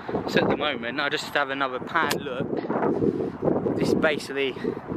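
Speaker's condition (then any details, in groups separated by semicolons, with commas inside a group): No condition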